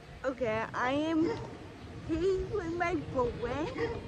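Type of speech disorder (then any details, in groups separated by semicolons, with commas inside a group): Apraxia of speech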